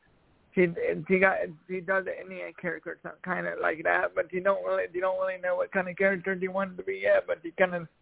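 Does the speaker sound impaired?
Yes: cerebral palsy; past challenges speaking up.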